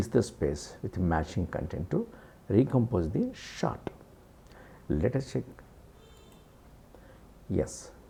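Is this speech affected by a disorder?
No.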